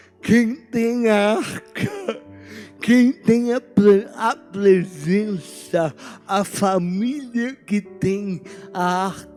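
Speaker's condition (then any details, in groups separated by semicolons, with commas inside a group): Cerebral palsy; no speech as child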